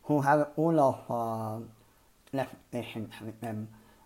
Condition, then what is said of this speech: Cleft palate. So I was really helpful because they were prepared to uh, listen to they knew that I had a speech impediment and they listened to me with extra attention.